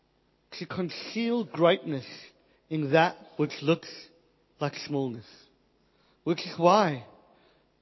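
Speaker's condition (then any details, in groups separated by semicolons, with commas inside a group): Cleft palate, Pierre Robin syndrome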